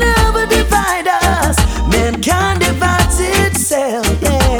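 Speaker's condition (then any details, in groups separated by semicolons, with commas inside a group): No condition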